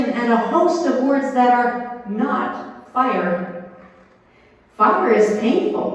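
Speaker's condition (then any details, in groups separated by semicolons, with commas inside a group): No condition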